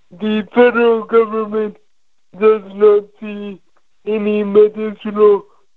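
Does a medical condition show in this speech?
Yes: cerebral palsy; from birth, neuromuscular deficits affecting all daily activities, brain functions normally, past back surgery, opioids for pain; age 25, CBD and whole plant relax muscles, hands open better about three days; muscles very stiff especially when nervous, words repeated and clarified by relay operator.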